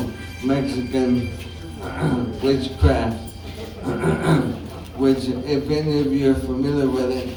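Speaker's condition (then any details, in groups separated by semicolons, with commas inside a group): ALS; some speech trouble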